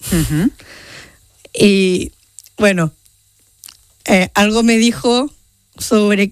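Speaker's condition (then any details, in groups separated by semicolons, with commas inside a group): Down syndrome; genetic condition, present from birth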